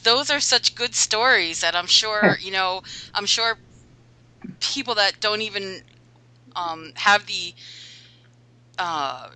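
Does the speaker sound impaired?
No.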